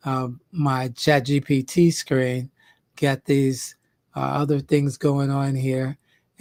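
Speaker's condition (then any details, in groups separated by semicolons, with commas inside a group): No condition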